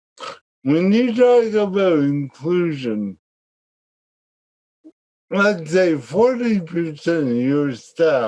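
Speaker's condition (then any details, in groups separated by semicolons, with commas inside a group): Cerebral palsy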